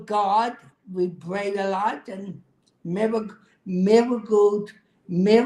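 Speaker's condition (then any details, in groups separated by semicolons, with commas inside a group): Cerebral palsy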